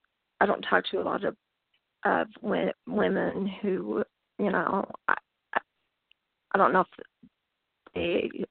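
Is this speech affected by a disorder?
Yes: stuttering; stutter attributed by speaker to past events; little or no stuttering noticed in this recording, host says did not really stutter; here repeated sounds, blocks.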